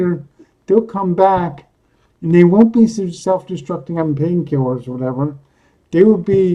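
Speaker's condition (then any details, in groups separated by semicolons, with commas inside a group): Cerebral palsy; speaks coherently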